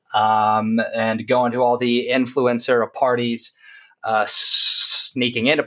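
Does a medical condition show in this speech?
Yes: stutter; essentially mute for a good chunk of youth; noticeable to listeners; here prolonged sounds.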